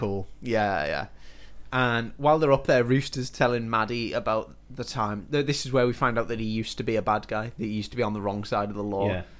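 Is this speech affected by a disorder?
No.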